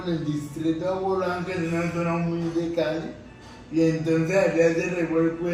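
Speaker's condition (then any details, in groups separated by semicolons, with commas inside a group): Cerebral palsy; from birth, lack of oxygen to brain, affects movement, walking, speech, hands; difficulty speaking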